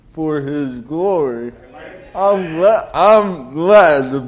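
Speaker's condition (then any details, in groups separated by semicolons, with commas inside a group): Cerebral palsy; delayed development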